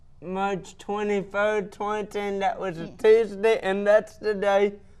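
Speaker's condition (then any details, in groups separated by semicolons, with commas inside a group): Cerebral palsy; caused by accident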